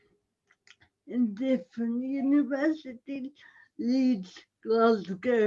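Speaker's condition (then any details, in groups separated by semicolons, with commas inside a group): Cerebral palsy; audible speech impairment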